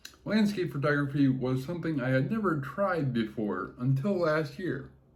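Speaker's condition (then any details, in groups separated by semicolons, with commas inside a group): Cerebral palsy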